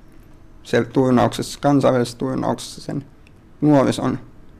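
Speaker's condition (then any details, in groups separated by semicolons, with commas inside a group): Duchenne muscular dystrophy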